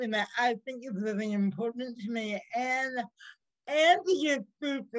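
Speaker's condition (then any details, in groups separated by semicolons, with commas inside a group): Cerebral palsy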